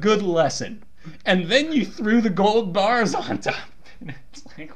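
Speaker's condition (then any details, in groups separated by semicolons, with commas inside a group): No condition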